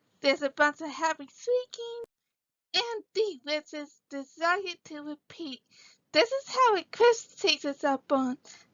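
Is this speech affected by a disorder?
Yes: cerebral palsy.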